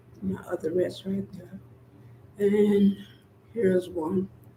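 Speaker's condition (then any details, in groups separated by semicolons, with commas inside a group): Spinal neurosarcoidosis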